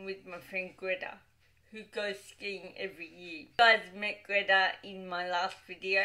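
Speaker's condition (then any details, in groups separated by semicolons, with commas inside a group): Cerebral palsy, dystonic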